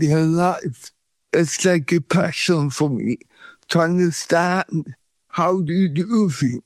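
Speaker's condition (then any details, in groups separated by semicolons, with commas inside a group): Cerebral palsy; muscle cramps and pain from shaking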